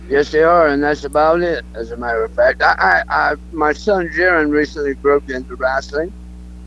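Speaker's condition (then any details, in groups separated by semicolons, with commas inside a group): Throat cancer; may sound drunk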